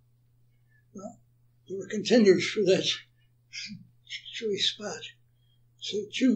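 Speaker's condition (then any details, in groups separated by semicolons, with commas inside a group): Parkinson's; attributed to Agent Orange exposure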